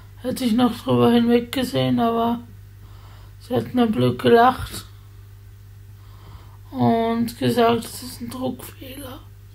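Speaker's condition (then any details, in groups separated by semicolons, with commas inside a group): Spasticity from birth; multiple sclerosis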